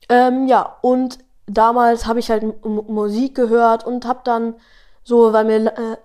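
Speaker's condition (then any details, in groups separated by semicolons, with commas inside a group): Stuttering; kassler stottertherapie, fluency shaping, daily home practice, parents trained, among most severe in group; age twelve, speaks better when slower; stutters much here, none singing melodies, some rapping without melody, little in own podcast, often fast; repeated sounds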